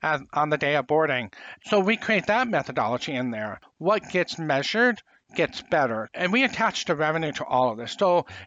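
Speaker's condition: Profound hearing loss, congenital

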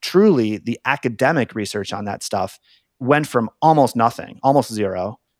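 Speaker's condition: No condition

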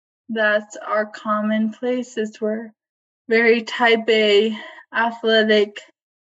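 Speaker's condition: ALS, limb onset; voice tires and gets close to being lost while talking

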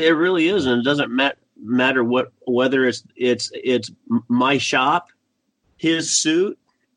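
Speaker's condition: Stuttering; daily effort to get around it, relax and be comfortable; repeated sounds, repeated words

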